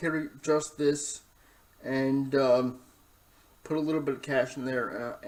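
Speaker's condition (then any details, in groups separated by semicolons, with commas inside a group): Cerebral palsy, spastic diplegia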